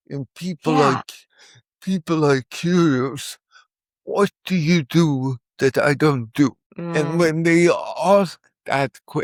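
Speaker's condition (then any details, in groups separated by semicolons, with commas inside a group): Cerebral palsy; from birth; words not very clear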